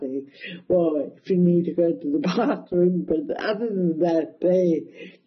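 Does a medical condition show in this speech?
Yes: cerebral palsy, mild; speech affected a bit.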